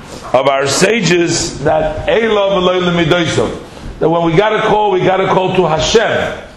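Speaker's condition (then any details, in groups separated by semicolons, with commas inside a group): No condition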